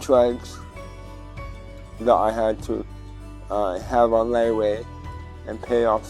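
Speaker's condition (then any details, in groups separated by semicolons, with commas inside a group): Cerebral palsy; tends to mess up words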